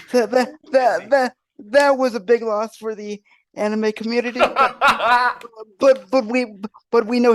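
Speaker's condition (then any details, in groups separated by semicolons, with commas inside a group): Cerebral palsy; wheelchair user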